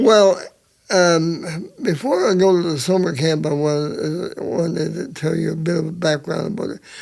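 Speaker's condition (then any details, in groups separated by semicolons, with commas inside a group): Cerebral palsy; present from birth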